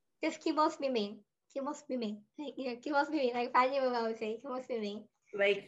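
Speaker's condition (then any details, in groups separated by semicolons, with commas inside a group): Down syndrome; adult with Down syndrome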